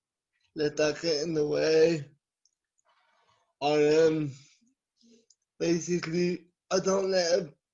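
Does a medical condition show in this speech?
Yes: cerebral palsy; from birth, scoliosis.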